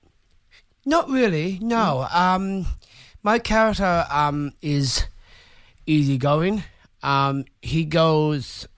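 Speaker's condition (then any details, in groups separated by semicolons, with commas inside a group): Down syndrome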